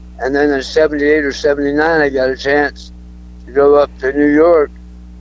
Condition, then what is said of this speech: Throat cancer. And I want to preface this by letting people know, no, I haven't been drinking.